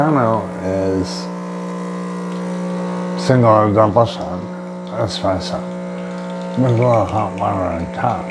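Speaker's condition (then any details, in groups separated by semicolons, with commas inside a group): Brain injury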